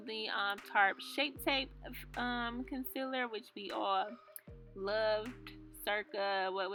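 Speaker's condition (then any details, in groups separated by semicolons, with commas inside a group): No condition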